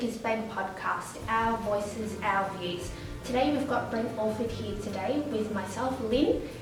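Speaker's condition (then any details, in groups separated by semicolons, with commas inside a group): No condition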